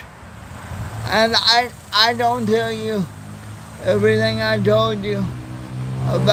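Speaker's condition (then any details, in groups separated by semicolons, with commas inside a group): Cerebral palsy; present from birth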